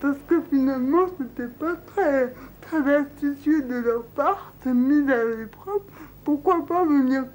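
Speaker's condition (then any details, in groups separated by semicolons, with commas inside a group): Cerebral palsy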